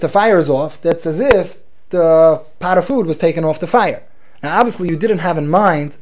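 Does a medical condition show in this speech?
No.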